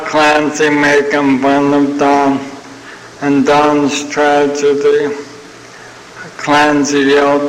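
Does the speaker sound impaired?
Yes: ALS (Lou Gehrig's disease); young onset.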